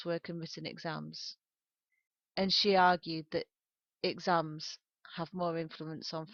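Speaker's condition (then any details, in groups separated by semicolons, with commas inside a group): No condition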